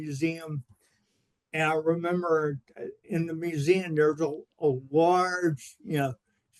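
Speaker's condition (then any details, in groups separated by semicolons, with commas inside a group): Cerebral palsy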